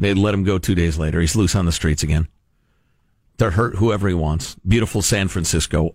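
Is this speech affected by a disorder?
No.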